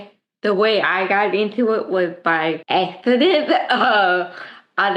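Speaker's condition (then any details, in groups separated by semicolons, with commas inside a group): Cerebral palsy; present since birth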